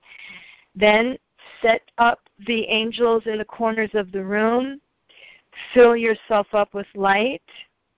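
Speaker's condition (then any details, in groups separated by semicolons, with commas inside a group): No condition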